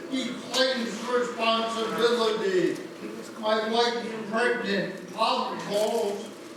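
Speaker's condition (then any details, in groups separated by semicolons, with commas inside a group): Cerebral palsy; since birth, born not breathing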